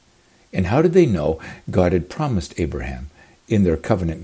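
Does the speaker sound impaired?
No.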